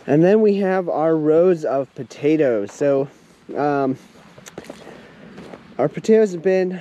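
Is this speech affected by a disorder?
No.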